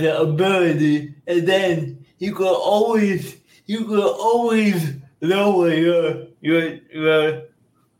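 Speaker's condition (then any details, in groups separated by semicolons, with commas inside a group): Cerebral palsy; speaks without device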